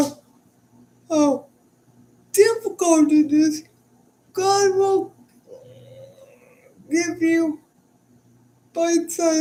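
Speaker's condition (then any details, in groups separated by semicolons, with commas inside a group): Cerebral palsy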